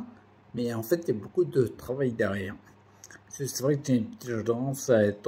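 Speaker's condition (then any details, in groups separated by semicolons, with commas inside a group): Primary progressive multiple sclerosis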